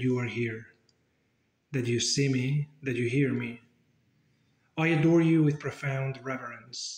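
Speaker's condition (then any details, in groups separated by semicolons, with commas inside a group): No condition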